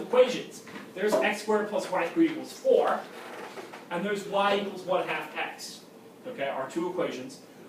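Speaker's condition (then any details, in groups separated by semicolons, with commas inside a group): No condition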